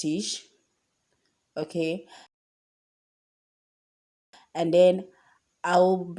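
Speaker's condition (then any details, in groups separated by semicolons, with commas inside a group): No condition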